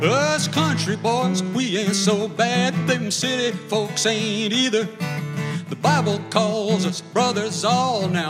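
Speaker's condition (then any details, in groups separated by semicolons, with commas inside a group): No condition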